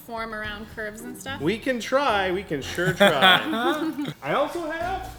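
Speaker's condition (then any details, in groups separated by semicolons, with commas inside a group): No condition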